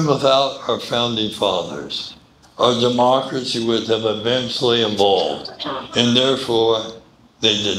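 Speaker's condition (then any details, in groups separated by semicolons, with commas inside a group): Medical condition affecting speech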